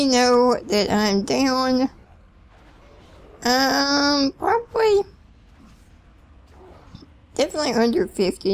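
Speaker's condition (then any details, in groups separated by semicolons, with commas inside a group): Spinal muscular atrophy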